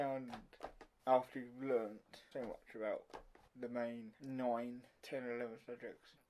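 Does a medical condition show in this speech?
Yes: cerebral palsy, mild.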